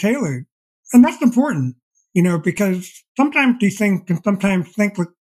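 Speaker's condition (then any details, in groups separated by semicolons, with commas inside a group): Deafblindness; progressive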